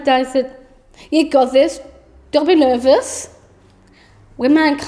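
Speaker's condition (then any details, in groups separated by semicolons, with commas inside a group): Down syndrome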